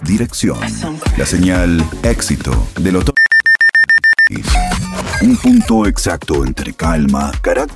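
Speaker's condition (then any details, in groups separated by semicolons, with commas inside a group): No condition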